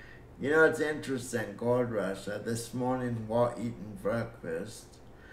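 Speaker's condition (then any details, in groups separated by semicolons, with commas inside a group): Cerebral palsy; breathing fine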